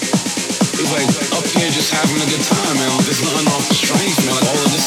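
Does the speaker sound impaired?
No.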